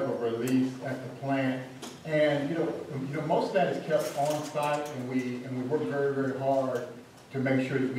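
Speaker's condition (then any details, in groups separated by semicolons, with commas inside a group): No condition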